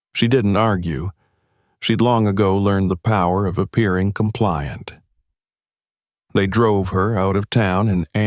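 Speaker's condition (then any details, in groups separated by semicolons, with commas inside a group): No condition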